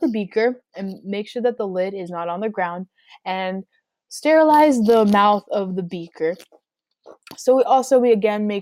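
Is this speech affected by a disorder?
No.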